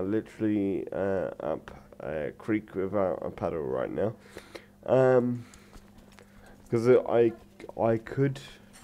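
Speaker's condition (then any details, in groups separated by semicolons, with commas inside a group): Cerebral palsy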